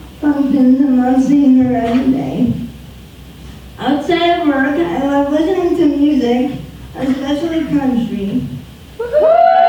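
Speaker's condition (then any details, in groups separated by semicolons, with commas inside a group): Spastic quadriplegic cerebral palsy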